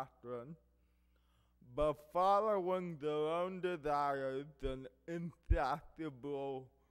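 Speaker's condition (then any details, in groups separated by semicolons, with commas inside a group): Cerebral palsy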